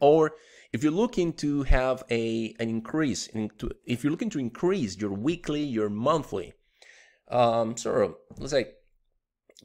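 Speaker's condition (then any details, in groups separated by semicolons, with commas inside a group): No condition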